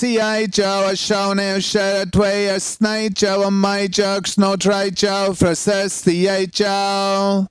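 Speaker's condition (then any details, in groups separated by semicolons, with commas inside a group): No condition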